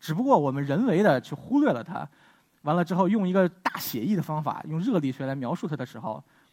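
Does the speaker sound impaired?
No.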